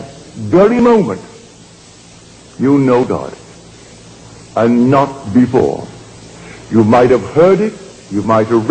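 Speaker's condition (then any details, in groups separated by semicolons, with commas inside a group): No condition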